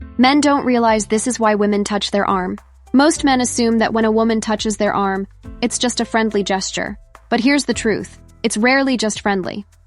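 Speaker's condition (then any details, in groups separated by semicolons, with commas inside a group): No condition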